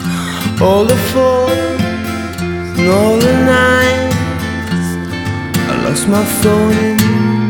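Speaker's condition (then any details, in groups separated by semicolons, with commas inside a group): No condition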